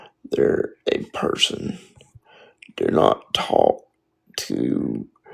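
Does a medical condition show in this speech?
Yes: spastic quadriplegic cerebral palsy.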